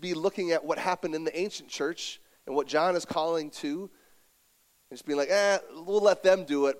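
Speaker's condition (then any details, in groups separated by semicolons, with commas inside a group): No condition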